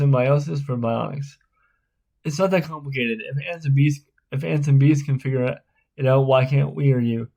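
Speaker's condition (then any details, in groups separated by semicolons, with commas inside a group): Spastic cerebral palsy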